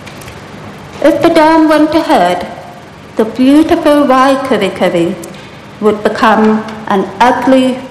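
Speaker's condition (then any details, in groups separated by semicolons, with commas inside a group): Profound deafness; without speech at 2.5 years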